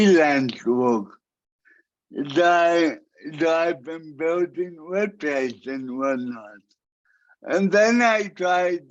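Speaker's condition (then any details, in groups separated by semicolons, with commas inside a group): Cerebral palsy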